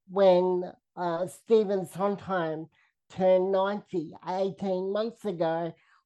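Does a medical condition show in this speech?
Yes: cerebral palsy; spastic quadriplegia, diagnosed at eight months old.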